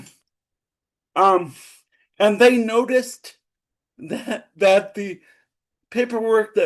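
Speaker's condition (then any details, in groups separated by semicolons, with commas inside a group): Cerebral palsy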